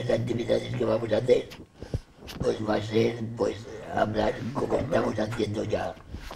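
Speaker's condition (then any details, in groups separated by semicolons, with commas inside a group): Laryngectomy; talking and eating after laryngectomy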